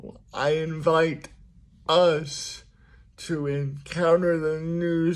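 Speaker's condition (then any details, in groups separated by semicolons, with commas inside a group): Cerebral palsy; speaks slower at times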